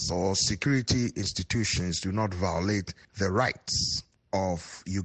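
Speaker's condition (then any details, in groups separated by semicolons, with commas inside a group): No condition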